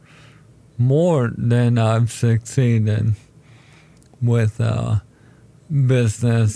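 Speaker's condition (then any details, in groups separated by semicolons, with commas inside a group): ALS; told condition is terminal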